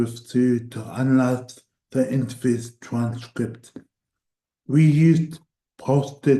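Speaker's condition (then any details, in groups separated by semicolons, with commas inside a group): Cerebral palsy; voice tires at times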